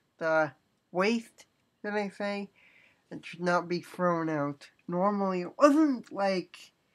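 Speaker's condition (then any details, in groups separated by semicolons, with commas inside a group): Cerebral palsy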